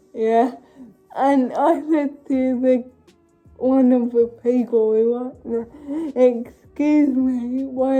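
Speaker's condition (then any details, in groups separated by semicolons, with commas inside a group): Cerebral palsy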